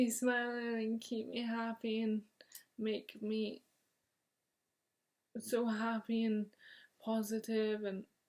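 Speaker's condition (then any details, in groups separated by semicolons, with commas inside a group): Motor neurone disease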